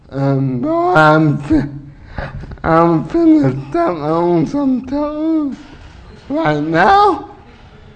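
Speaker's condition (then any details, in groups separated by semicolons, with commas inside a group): Cerebral palsy; body constantly fights back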